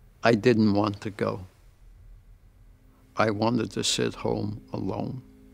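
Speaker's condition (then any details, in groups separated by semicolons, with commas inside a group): ALS; progressive; over 10 years since diagnosis, doing well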